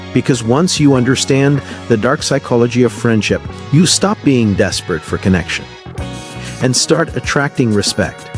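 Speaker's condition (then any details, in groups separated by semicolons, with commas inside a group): No condition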